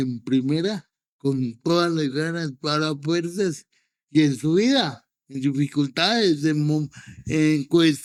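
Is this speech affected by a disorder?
Yes: cerebral palsy.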